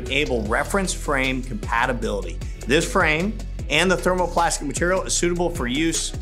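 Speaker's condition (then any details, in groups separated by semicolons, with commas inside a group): No condition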